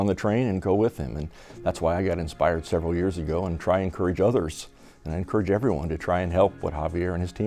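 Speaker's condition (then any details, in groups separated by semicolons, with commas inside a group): No condition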